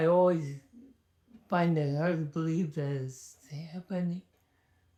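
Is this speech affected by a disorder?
Yes: ALS.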